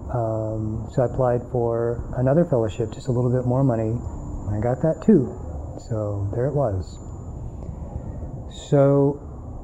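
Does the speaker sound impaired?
No.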